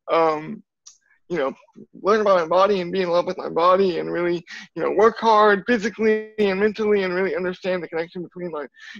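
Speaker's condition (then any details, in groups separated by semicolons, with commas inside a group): Cerebral palsy; from birth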